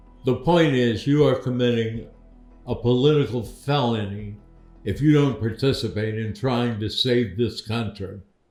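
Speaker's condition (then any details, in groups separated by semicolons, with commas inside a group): Parkinson's disease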